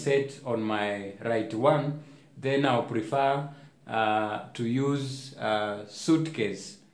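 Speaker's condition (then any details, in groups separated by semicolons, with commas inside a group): No condition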